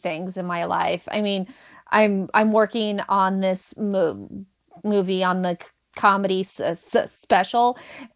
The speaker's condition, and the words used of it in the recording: Stuttering. So he had kind of already been schooled on stuttering from hearing me go up night after night after night